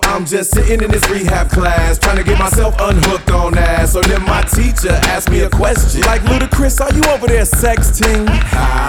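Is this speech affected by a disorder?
No.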